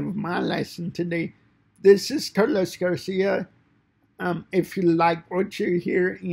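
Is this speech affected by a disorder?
Yes: cerebral palsy; fine motor impairment.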